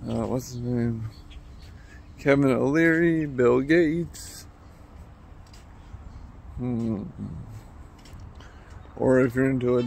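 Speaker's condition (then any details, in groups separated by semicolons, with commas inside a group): Traumatic brain injury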